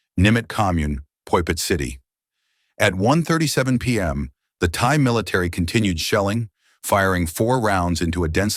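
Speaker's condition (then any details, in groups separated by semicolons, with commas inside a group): No condition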